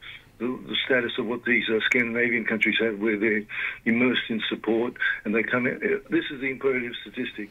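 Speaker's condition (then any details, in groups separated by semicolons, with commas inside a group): Parkinson's disease; diagnosed 2019, led to retirement; limited capacity, can't do much more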